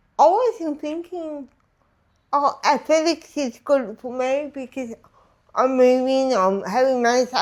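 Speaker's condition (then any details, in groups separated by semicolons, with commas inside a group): Disability affecting speech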